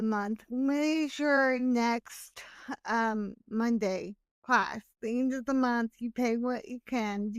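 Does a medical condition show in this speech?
Yes: cerebral palsy.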